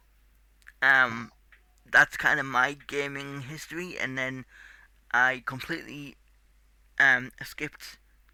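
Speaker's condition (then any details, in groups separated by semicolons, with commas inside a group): Cerebral palsy; tight muscles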